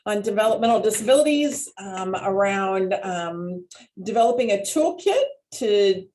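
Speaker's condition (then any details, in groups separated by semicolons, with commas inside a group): No condition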